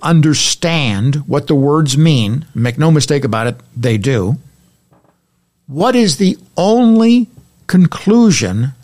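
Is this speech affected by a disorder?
No.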